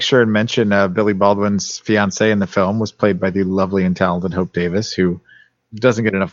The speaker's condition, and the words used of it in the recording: None; typical speech.